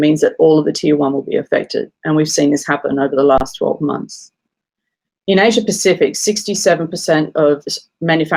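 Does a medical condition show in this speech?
No.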